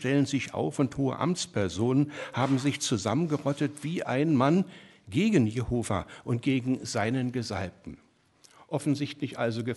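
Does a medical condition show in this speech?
No.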